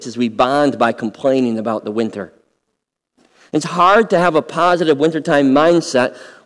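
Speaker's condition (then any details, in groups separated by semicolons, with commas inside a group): Cleft lip and palate; congenital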